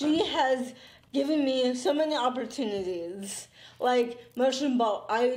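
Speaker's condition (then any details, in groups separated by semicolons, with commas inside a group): Down syndrome; speech therapy in childhood with games and speech-related exercises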